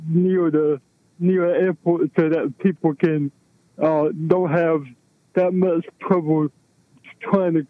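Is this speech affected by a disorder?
Yes: cerebral palsy; affecting movement, balance and posture.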